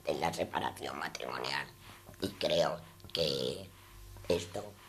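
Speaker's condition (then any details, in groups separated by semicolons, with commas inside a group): Total laryngectomy; total laryngectomy for laryngeal cancer; new voice after larynx removal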